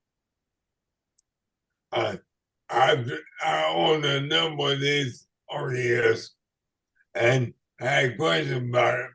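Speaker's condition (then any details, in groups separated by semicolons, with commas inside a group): ALS/MND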